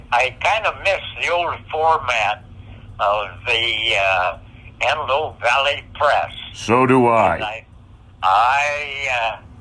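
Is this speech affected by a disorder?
Yes: Parkinson's disease; on medication.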